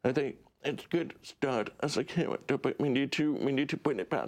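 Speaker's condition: Deaf; relies on subtitles rather than audio

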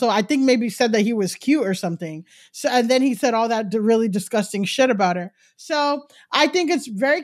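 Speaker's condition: No condition

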